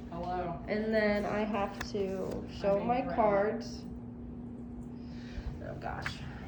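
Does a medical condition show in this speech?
No.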